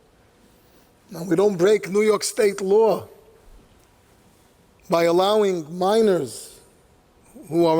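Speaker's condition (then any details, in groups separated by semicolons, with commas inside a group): No condition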